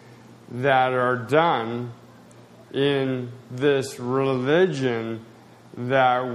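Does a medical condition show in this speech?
Yes: spasticity, mild.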